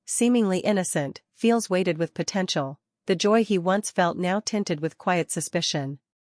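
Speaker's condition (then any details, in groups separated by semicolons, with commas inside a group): No condition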